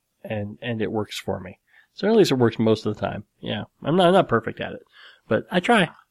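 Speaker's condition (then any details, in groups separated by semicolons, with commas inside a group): Cleft lip and palate; nose still slightly crooked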